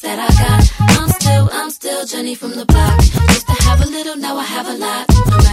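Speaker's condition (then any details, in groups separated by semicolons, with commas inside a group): No condition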